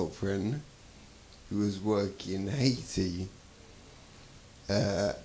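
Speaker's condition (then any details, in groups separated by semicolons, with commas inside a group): Traumatic brain injury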